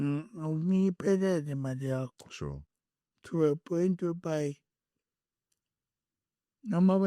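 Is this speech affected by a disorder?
Yes: cerebral palsy.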